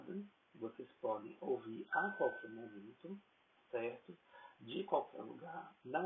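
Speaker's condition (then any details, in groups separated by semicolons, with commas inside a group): No condition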